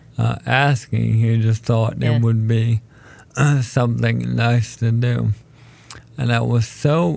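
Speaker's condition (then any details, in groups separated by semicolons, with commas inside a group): ALS; diagnosed almost 4 years ago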